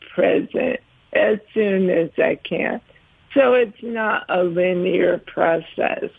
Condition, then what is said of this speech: ALS (motor neuron disease). And your message was even stronger than your voice.